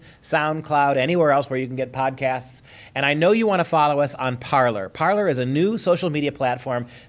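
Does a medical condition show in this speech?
No.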